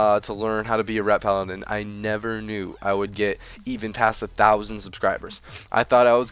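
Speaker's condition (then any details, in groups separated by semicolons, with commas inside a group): No condition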